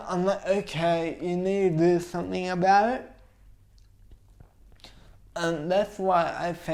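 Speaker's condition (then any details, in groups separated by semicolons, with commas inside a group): Cerebral palsy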